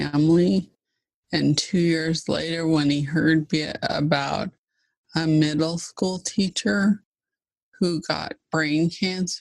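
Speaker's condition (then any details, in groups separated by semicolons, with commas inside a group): ALS (Lou Gehrig's disease)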